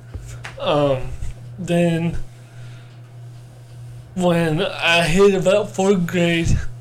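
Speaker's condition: Cerebral palsy; born not breathing

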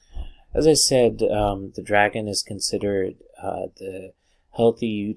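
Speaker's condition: No condition

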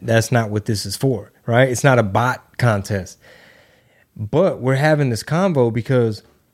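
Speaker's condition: No condition

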